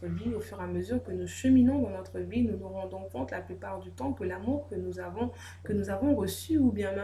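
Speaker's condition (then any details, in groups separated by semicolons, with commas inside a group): No condition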